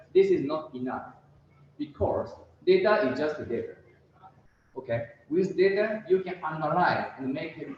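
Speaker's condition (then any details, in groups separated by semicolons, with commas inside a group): No condition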